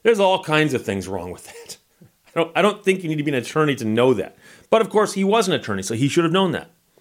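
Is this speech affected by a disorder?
No.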